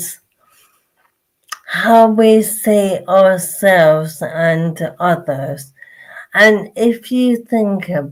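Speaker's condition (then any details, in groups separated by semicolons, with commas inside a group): Motor neurone disease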